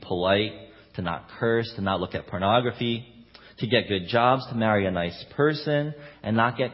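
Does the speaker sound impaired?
No.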